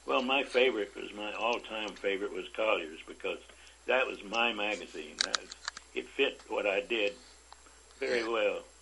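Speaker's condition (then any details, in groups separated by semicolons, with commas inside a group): Parkinson's disease; about 25 years since onset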